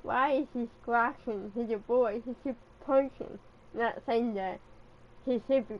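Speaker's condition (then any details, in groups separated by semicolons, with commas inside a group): Cerebral palsy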